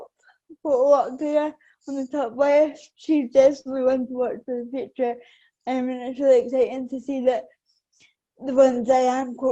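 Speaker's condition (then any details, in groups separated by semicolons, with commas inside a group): Cerebral palsy; affects balance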